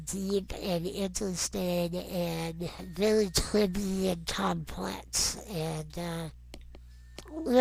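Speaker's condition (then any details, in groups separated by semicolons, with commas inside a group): Non-progressive muscular dystrophy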